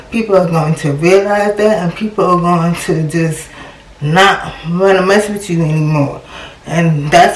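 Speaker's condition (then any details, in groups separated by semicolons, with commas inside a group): Cerebral palsy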